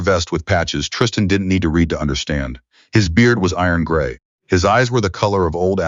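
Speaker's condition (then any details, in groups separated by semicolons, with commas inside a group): No condition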